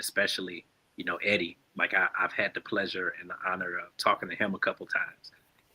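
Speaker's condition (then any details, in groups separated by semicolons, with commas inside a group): No condition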